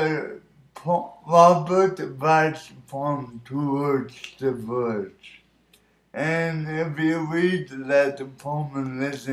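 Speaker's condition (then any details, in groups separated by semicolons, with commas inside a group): Cerebral palsy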